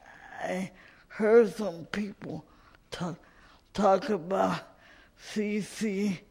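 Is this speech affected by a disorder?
Yes: cerebral palsy; adult, wheelchair user, lives independently without 24-hour support.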